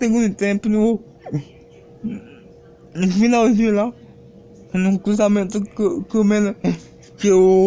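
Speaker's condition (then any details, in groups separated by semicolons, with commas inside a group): Cerebral palsy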